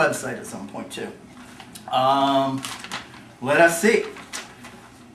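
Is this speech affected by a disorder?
No.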